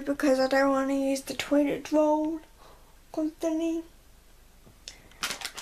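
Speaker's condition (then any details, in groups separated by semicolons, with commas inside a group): Cerebral palsy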